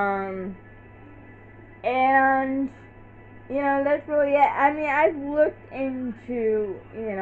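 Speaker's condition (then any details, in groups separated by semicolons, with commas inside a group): Cerebral palsy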